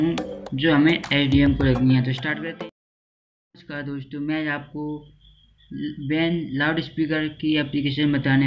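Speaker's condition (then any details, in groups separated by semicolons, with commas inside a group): No condition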